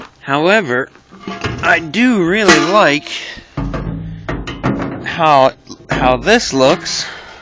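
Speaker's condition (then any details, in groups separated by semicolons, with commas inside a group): No condition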